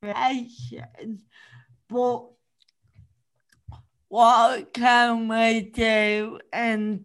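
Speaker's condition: Cerebral palsy; since childhood

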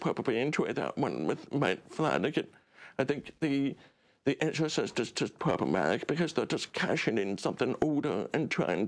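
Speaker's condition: Deaf; relies on subtitles rather than audio

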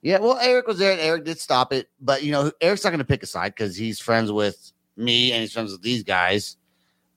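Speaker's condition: No condition

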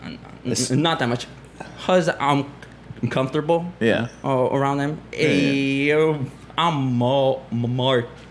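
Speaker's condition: Stuttering; unsure of cause, father and cousin stuttered; stuttering during recording, somewhat high on marijuana; fluent when singing, less when comfortable, faster when drunk, worse in Spanish, marijuana pens help slightly; repeated sounds, prolonged sounds

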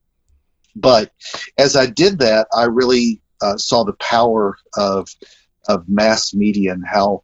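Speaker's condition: No condition

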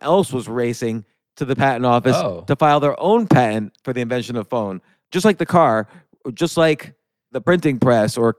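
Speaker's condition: No condition

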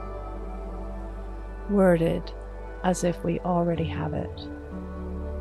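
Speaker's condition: No condition

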